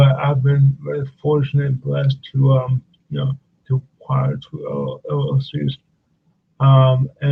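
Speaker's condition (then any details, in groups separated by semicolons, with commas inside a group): Cerebral palsy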